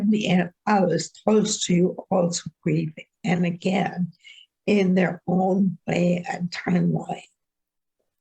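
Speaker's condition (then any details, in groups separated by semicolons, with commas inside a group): Ataxia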